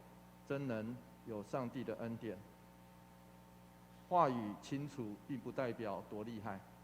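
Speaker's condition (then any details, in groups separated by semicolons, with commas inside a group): No condition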